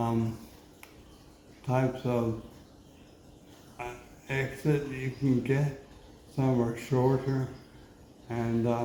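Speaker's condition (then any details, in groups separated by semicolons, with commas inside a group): Motor neurone disease (ALS); PEG feeding tube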